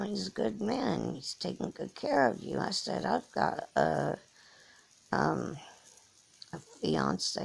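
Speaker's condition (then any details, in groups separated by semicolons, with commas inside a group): Cerebral palsy; from birth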